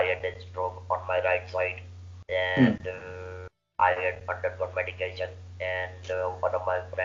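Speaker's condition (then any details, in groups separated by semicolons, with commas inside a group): Laryngeal cancer surgery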